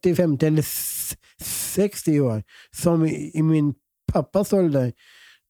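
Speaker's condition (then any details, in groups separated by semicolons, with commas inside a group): Down syndrome; present from birth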